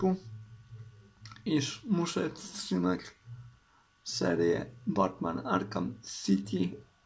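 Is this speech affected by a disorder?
Yes: cerebral palsy; uses wheelchair.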